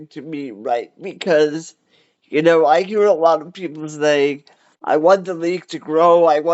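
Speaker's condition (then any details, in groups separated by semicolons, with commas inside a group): Cerebral palsy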